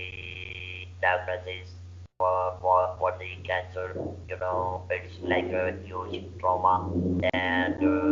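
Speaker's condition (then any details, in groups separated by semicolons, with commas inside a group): Laryngeal cancer surgery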